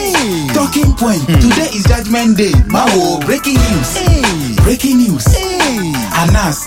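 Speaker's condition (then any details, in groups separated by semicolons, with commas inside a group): No condition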